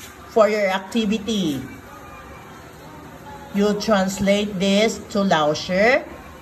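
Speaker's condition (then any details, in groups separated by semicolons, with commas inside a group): No condition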